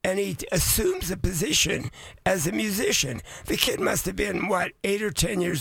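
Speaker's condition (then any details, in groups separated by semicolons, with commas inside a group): Voice changed after vocal cord surgery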